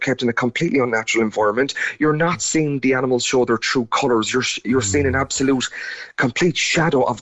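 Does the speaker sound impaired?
No.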